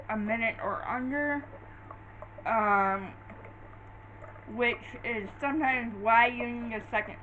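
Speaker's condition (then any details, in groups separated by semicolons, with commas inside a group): Cerebral palsy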